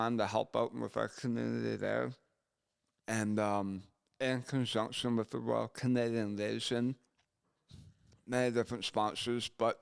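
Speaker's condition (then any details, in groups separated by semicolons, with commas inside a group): Gunshot injury to chin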